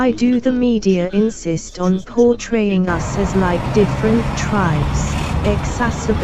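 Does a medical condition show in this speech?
No.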